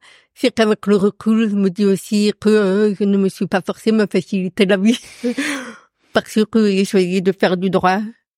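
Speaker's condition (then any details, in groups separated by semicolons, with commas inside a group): Profound congenital deafness; profound deafness from birth, discovered at 9 months, doctor predicted she would never speak; workplace accommodation enabling phone calls, written transcription of meetings; accent from deafness, could not speak in early childhood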